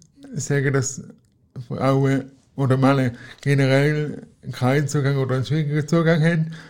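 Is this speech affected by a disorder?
Yes: cerebral palsy; cerebral palsy from birth, physical not cognitive, wheelchair user, moved on knees as child; daily help via IV assistance model for almost 10 years.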